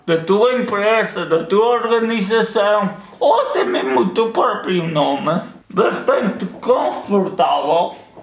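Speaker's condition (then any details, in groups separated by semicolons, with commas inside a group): Cerebral palsy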